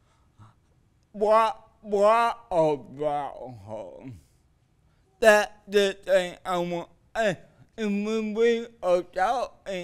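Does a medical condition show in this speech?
Yes: cerebral palsy.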